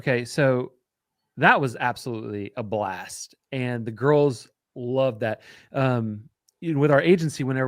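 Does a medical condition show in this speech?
No.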